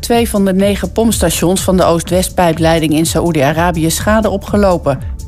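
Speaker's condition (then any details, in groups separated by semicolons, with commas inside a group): No condition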